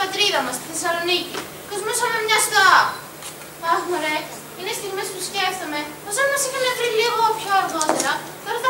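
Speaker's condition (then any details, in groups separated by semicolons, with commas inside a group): No condition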